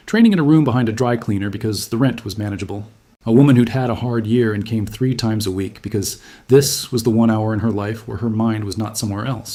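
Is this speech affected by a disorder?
No.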